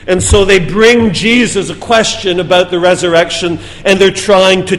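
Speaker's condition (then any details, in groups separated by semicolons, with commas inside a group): No condition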